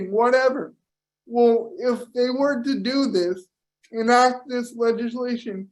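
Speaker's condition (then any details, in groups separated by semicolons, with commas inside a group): Cerebral palsy; power wheelchair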